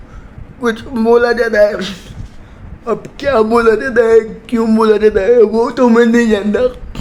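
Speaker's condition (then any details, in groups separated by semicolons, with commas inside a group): Cerebral palsy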